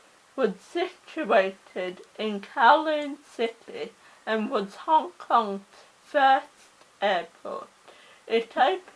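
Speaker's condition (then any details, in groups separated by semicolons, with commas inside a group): Cerebral palsy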